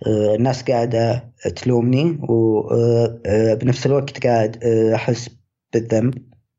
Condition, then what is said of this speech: Stuttering. وبنفس الوقت قاعد آه، أعاني من ناحية التأتأة ومن ناحية آه، التواصل مع الناس